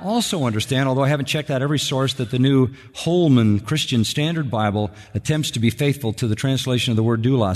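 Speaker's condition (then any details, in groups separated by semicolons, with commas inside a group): No condition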